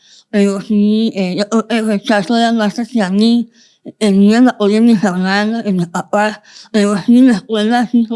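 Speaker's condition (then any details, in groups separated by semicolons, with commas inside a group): Moebius syndrome, congenital; communication not easy, speech not expected at birth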